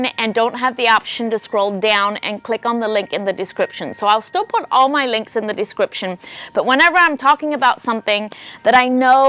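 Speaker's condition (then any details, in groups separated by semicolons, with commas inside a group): No condition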